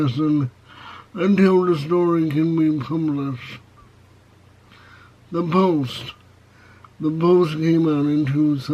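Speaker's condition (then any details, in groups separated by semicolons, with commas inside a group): Cerebral palsy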